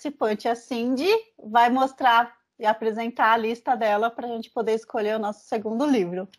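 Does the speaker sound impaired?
No.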